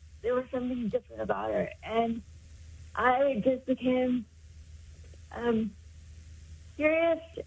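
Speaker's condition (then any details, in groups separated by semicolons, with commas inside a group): Cerebral palsy; daily physical therapy in school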